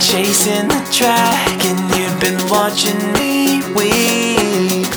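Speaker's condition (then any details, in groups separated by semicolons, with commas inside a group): No condition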